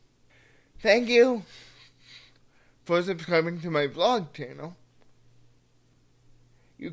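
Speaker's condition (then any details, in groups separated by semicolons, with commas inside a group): Cerebral palsy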